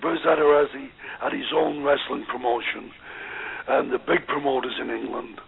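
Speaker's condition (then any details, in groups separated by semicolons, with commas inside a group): Voice box damage after neck operation; voice affected, may be hard to understand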